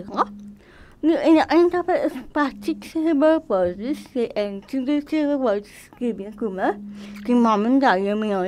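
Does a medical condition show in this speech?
Yes: cerebral palsy.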